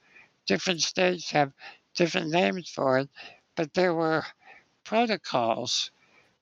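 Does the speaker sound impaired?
Yes: spinal muscular atrophy; present from birth, muscle weakness, lifelong wheelchair use; 60 years old.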